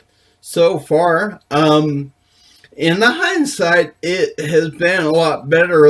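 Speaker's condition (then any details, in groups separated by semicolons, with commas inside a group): Brain injury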